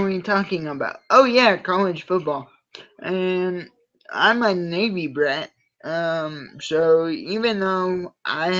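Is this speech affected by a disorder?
Yes: cerebral palsy; from birth, uses wheelchair.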